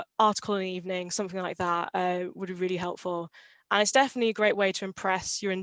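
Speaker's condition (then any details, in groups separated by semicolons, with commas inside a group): No condition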